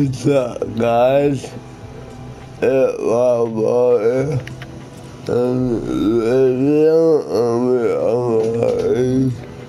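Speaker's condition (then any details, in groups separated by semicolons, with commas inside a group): Cerebral palsy; atypical speech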